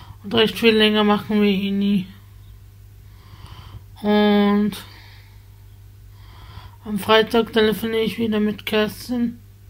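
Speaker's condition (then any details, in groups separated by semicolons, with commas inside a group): Spasticity from birth; multiple sclerosis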